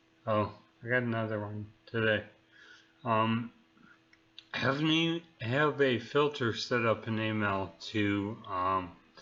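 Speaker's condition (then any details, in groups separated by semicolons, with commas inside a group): Neurological disease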